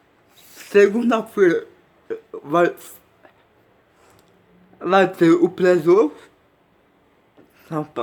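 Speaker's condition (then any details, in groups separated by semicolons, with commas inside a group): Cerebral palsy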